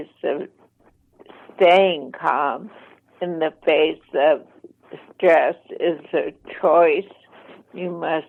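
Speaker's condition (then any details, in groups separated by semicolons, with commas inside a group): ALS, mild; voice slightly impaired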